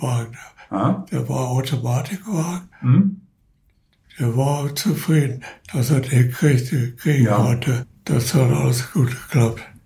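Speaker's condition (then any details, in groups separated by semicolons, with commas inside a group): Parkinson's disease; arm dislocated in car accident with ongoing pain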